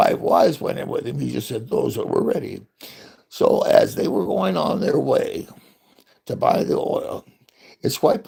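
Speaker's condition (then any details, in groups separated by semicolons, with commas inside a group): Parkinson's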